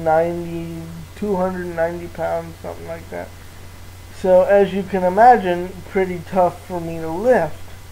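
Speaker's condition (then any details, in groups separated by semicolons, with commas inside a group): Cerebral palsy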